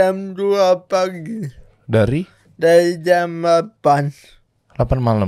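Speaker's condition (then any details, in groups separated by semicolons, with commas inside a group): Cerebral palsy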